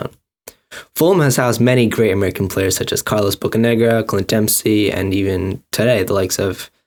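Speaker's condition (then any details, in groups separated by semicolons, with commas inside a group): No condition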